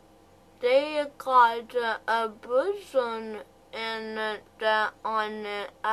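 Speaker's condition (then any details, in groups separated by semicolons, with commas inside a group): Cerebral palsy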